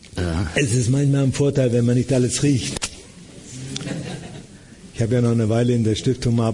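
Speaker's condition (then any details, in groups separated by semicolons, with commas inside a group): Parkinson's disease; hand tremor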